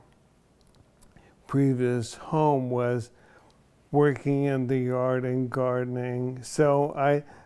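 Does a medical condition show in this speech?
Yes: ALS; onset in one foot.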